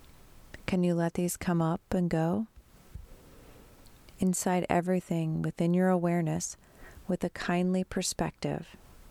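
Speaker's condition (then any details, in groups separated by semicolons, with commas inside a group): No condition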